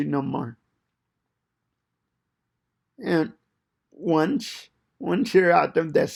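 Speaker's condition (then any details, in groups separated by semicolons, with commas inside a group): Cerebral palsy; fine motor impairment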